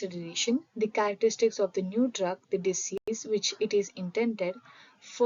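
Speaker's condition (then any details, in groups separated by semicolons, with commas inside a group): No condition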